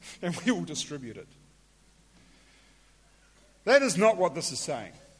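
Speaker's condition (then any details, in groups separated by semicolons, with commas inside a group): No condition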